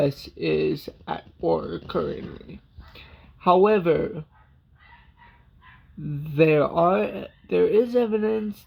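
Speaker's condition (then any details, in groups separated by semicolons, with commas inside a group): Cerebral palsy; from birth, walks with walker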